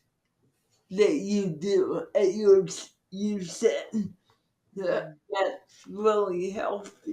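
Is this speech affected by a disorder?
Yes: cerebral palsy; from birth.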